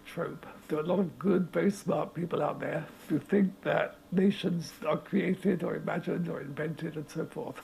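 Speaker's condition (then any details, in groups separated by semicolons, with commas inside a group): Motor neurone disease; completely immobile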